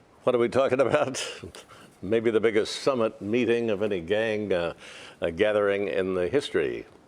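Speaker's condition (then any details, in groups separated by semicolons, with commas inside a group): No condition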